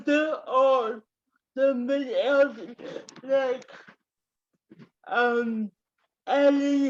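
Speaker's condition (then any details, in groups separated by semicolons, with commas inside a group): Cerebral palsy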